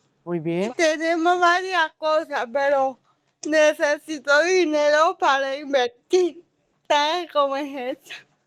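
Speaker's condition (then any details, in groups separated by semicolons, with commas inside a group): Cerebral palsy; from birth, birth complications, legs and arms affected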